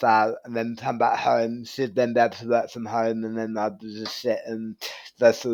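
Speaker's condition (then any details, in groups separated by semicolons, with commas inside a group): Tongue cancer surgery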